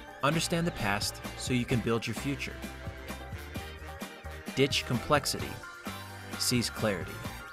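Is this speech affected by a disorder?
No.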